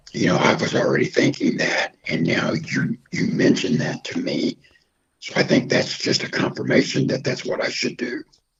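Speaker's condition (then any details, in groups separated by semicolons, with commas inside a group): Throat cancer, half voicebox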